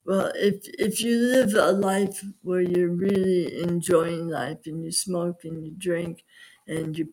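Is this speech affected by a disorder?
Yes: aphasia; aphasia after stroke at age 52, possibly familial, 3 months rehab, occupational and outpatient therapy; about 20 to 25 years after stroke, must pace self; voice affected, worse when overly tired, former radio voice lost, host says sounds fine.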